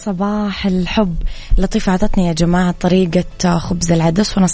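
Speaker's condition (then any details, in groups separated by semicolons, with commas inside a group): No condition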